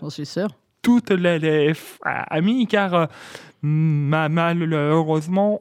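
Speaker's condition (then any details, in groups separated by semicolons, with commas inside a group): Stuttering; stuttering since age 4; repeated sounds, prolonged sounds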